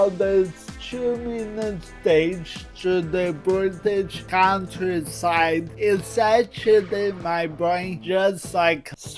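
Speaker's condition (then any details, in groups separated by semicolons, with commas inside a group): Cerebral palsy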